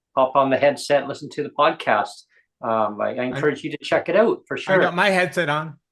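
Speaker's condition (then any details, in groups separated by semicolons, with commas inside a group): No condition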